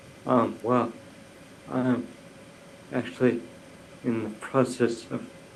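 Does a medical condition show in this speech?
Yes: brain injury.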